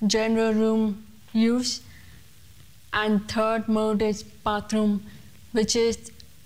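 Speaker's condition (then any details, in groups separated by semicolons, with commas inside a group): Congenital profound deafness; cochlear implant worn since childhood, removes hearing device for sleep and shower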